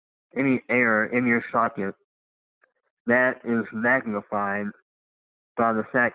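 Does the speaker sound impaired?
Yes: cleft lip and palate; speech impediment, harder for new people to understand at first.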